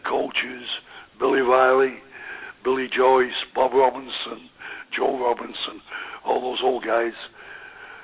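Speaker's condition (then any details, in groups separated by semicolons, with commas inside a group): Voice box damage after neck operation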